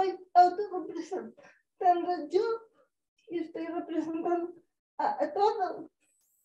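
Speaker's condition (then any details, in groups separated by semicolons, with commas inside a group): Cerebral palsy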